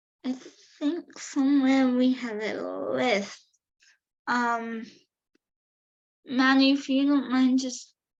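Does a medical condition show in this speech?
Yes: cerebral palsy.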